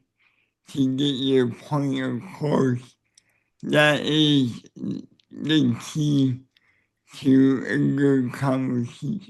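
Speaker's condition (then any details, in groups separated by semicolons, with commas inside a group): Cerebral palsy; neck surgery went badly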